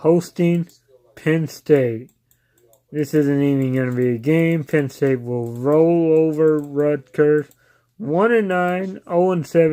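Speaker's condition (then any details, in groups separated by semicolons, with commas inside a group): Cerebral palsy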